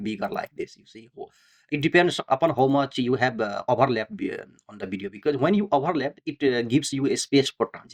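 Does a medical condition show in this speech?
No.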